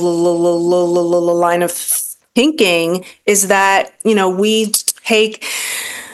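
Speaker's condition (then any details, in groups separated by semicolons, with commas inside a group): Stuttering; lifelong stuttering; pursues public speaking to face fear of talking, still stutters, feels vulnerable on podcasts; long-standing fear of talking, past avoidance of carrying conversations, stuttering held back career; repeated sounds, prolonged sounds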